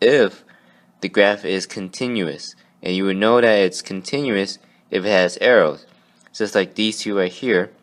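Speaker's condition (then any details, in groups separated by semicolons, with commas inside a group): No condition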